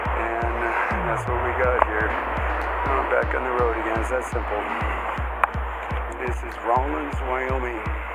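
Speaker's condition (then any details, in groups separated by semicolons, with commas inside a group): No condition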